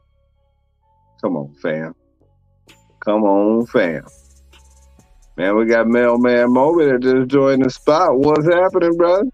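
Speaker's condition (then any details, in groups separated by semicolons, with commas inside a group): No condition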